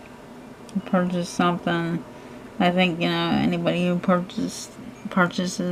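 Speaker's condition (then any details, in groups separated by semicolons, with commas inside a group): Cerebral palsy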